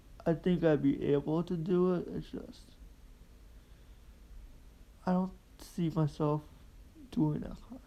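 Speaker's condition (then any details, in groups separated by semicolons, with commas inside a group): Quadriplegic cerebral palsy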